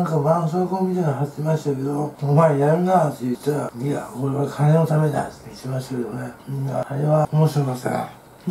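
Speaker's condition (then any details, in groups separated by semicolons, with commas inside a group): Tongue cancer, partial glossectomy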